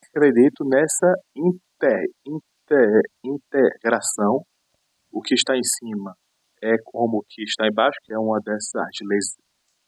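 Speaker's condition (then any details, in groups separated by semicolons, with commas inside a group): Stuttering; speech disfluency; mild today, says speech is fairly good today; stutters a little, pauses on syllables, speech cuts out briefly, needs time to speak; repeated sounds, prolonged sounds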